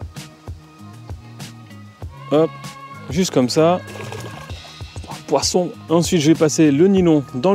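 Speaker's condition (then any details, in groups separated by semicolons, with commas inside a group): No condition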